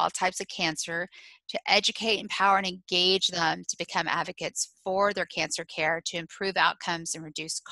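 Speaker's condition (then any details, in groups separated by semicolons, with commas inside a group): No condition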